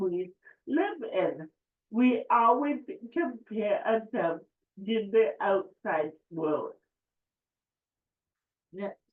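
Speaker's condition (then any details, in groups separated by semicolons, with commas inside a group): Cerebral palsy; affects speech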